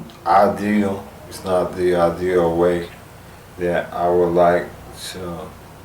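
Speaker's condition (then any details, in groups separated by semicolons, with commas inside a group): ALS; speech progressively lost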